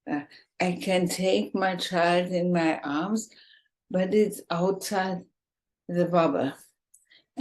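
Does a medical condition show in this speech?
Yes: ALS, bulbar form, bulbar onset.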